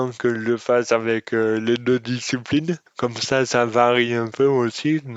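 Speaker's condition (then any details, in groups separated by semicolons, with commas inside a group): Dystonia; speech disorder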